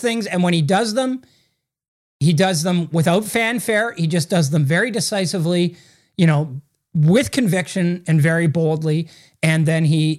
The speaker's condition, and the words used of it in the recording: None; typical speech.